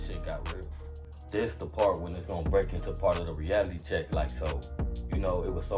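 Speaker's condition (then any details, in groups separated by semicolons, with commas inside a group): No condition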